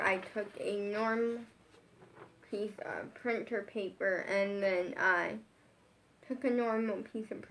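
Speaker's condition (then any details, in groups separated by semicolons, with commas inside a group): Brain injury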